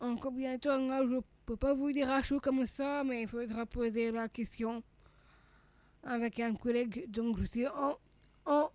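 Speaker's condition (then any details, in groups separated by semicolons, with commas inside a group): Down syndrome (trisomy 21); congenital heart malformation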